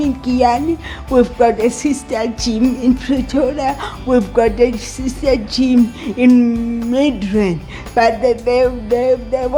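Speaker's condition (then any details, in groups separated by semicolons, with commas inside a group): Cerebral palsy; moderate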